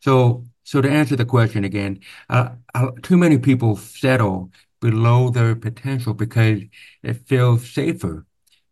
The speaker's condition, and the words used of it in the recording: Deafness. At that moment, I realized that my deaf accent isn't a flaw, it's a feature, right?